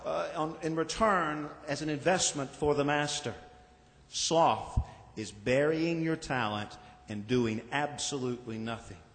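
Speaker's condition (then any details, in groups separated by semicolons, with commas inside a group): No condition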